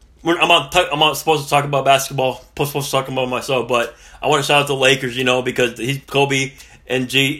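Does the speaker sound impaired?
Yes: stuttering; improving, occasional stuttering, helped by Wayne from Missouri mental health; stutters here and there, getting better; here repeated sounds.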